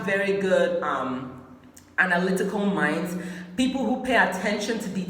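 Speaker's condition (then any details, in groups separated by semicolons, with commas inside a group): No condition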